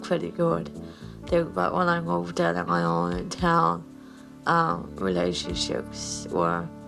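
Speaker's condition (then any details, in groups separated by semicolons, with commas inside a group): Cerebral palsy; mild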